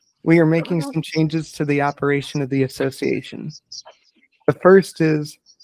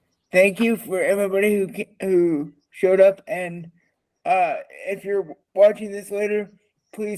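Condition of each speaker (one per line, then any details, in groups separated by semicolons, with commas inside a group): No condition
Cerebral palsy; quadriplegia, all four limbs, from birth, brain oxygen loss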